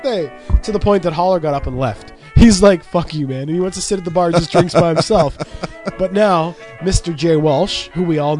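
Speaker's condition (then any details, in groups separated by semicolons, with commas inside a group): No condition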